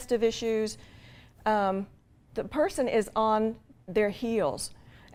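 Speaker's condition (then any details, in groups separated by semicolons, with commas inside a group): No condition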